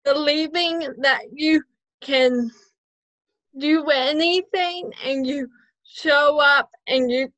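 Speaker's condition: Cerebral palsy, spastic quadriplegic, mild

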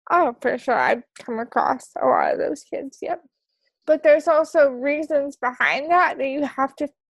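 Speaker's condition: Cerebral palsy; wheelchair use, onset before birth

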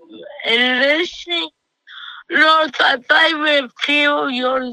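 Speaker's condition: Cerebral palsy; self-described as half-CP

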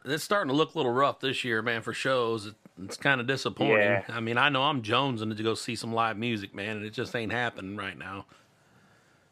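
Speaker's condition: No condition

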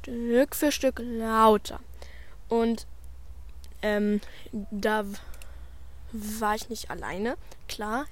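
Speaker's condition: Stuttering; Kassler Stottertherapie, fluency shaping, daily home practice, parents trained, among most severe in group; does not use fluency shaping in everyday speech or podcast; gets stuck often, fluent with soft fluency shaping, quiet onset growing louder; prolonged sounds

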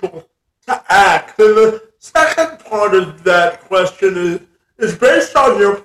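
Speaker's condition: Spastic quadriplegia cerebral palsy; from birth

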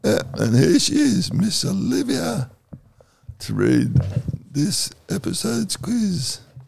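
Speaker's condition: Cerebral palsy; once cold stays cold

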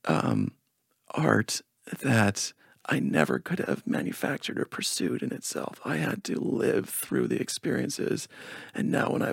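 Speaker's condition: Spasmodic dysphonia; linked to singing training

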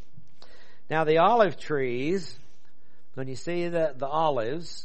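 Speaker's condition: No condition

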